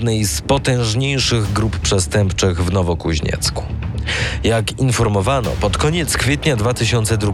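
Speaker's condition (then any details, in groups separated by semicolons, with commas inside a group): No condition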